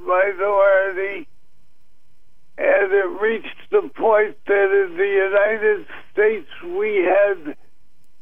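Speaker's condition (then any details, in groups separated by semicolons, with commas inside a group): Parkinson's disease, mild; reduced neurotransmitters, possibly genetic and akron ohio tire factory water pollution; slight difficulty in speaking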